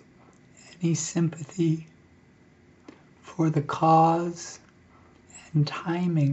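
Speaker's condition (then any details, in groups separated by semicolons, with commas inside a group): ALS; breathing increasingly difficult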